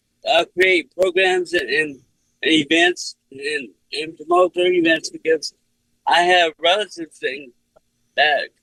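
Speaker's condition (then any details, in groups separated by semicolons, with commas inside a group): Cerebral palsy; speech unaffected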